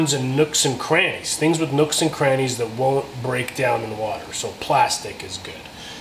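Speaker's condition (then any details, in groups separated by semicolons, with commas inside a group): No condition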